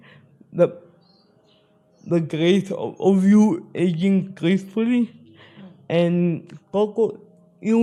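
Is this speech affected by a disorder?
Yes: spastic cerebral palsy.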